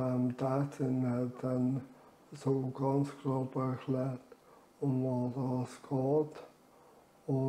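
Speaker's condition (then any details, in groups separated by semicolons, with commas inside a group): Amyotrophic lateral sclerosis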